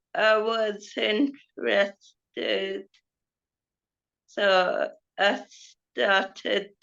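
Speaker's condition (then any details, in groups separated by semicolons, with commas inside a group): Cerebral palsy; affects speech and mobility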